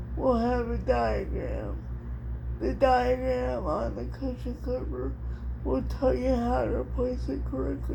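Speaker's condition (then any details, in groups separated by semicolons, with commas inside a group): Cerebral palsy; speech somewhat affected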